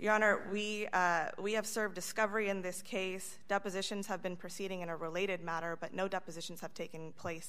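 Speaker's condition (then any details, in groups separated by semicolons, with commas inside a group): No condition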